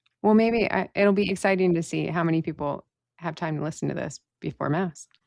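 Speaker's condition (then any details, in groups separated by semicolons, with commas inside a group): No condition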